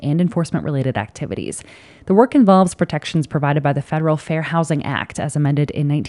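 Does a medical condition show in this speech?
No.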